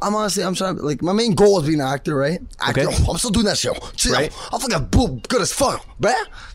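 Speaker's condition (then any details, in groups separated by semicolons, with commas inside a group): Tourette's; onset age 7, two deep brain stimulation implants, experimental surgery, no family history, suspects DTP vaccine; motor and vocal tics, rejects pills, tics less with alcohol or weed, more when sober; vocal tics with swearing, stuttering, worse thinking about condition, vocal tics most tiring, sweating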